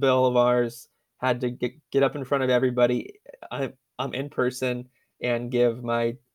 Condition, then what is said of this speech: Stuttering. It can definitely, in my view, be an inconvenience at times.